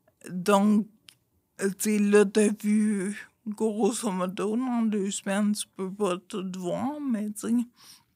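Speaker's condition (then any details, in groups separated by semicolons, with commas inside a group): Friedreich's ataxia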